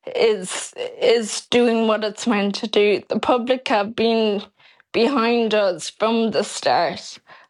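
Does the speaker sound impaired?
Yes: Friedreich's ataxia; progressive neurological, onset age 12, mostly wheelchair-bound, hearing and eyesight worsening; 16 years since onset, supplements only, Skyclarys not reimbursed, reactive physio, speech therapy; speech declining drastically each year, own voice recorded for future synthetic voice, swallowing deteriorating.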